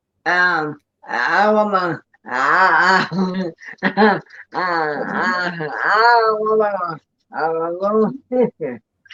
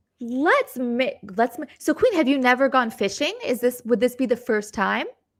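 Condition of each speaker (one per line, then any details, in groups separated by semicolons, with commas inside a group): ALS; bulbar onset, affecting throat area; progressing very slowly; answers relayed by another speaker
No condition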